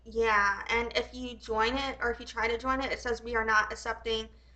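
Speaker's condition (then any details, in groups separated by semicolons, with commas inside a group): No condition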